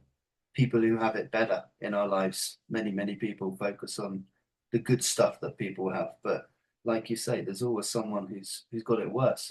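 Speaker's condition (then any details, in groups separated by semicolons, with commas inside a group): No condition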